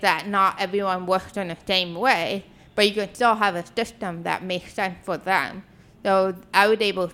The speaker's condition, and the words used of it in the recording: Deafness. And most people don't realize I'm deaf, but, like, I am.